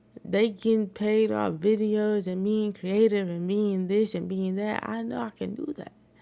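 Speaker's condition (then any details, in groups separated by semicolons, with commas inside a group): Cerebral palsy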